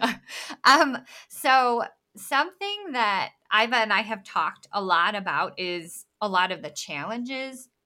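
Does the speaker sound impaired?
Yes: bilateral cleft lip and palate; congenital.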